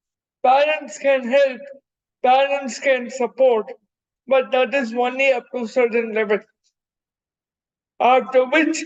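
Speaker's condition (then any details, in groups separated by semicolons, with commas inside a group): Cerebral palsy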